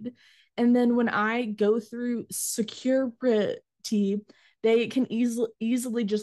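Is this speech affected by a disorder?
Yes: stuttering; fear of speaking in front of groups, school accommodations for presenting projects, found national stuttering association; stumbles on own name, now stutters freely without guarding speech; here repeated sounds.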